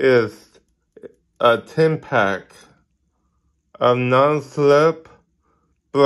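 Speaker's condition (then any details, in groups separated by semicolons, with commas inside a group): Ataxic cerebral palsy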